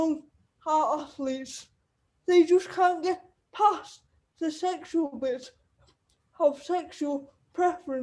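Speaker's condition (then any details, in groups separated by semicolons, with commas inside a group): Cerebral palsy; wheelchair user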